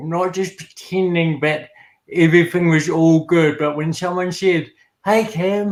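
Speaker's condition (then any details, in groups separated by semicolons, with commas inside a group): Cerebral palsy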